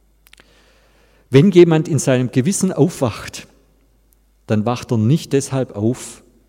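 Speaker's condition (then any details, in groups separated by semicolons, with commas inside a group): No condition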